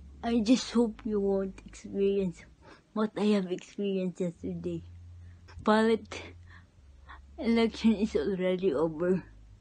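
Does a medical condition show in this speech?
Yes: cerebral palsy.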